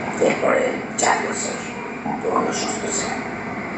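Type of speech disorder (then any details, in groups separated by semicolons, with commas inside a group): Oesophageal speech; total laryngectomy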